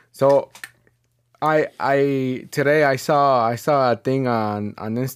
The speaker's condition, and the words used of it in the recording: Stuttering. I mean, I do stutter, you know, still.